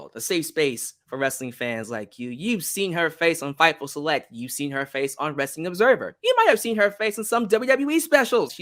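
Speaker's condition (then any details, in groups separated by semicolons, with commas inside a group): No condition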